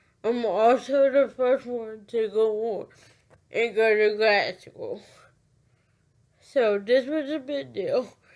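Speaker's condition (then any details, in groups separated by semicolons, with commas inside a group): Cerebral palsy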